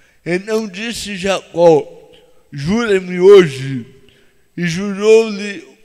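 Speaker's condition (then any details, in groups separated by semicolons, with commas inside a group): Cerebral palsy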